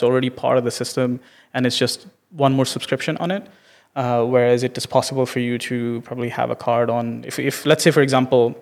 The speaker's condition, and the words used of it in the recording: None; typical speech.